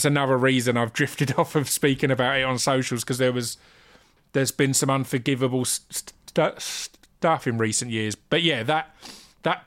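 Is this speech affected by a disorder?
Yes: stammer; persistent difficulty with hard g sounds; struggles with hard g, avoids words starting with hard g, stutters and sputters, words catching; here repeated sounds, prolonged sounds.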